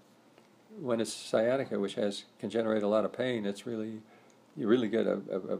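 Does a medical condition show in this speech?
Yes: Parkinson's disease; earlier breathing trouble during sleep, reduced gait, stooped posture, stiff right arm, lost force and speed; about 10-11 years since diagnosis, age 79, walks almost daily, regular yoga practice, good posture.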